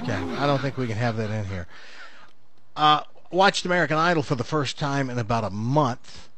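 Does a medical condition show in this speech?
No.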